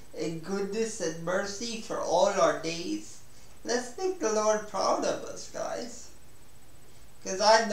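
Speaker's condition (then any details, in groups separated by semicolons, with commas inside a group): Spastic cerebral palsy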